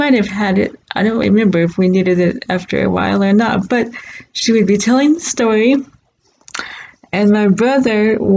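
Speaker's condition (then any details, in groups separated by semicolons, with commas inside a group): Cerebral palsy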